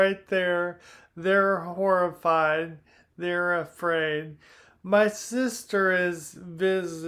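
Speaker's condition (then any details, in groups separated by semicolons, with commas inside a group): Primary lateral sclerosis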